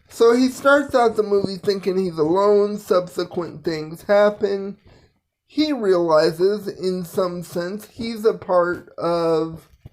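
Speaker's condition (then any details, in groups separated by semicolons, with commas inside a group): Cerebral palsy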